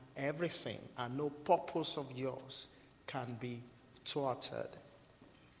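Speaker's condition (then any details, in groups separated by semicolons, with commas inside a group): No condition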